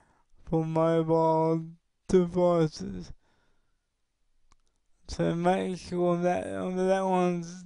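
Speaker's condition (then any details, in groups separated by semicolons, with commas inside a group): Cerebral palsy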